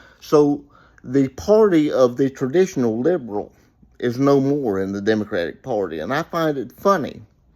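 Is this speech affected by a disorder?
Yes: cerebral palsy; reports speaking clearly.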